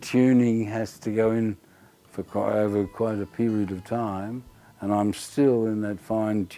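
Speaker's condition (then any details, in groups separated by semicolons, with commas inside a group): Parkinson's disease; deep brain stimulation implant; stimulation settings still being adjusted after surgery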